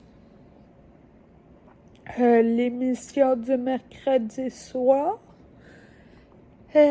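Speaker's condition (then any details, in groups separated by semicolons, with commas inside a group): Ataxia; degenerative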